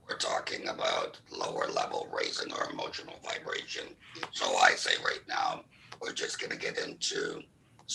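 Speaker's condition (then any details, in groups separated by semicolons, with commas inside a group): Laryngectomy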